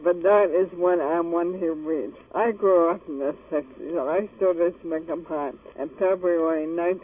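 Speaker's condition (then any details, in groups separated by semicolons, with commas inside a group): ALS; ALS diagnosed 1986, 23 years ago, given 3 to 5 years, major decline in first 3 years, wheelchair user; lost ability to cough, choked on saliva, choking resolved with cannabis, speech improved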